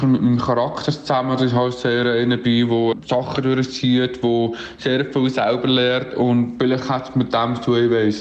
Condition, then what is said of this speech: Deafness. Also krass, erstens mal, wie er redet, wie gut er das redet.